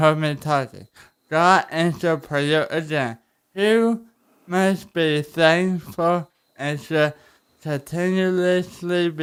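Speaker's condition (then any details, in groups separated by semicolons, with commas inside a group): Cerebral palsy; spine surgery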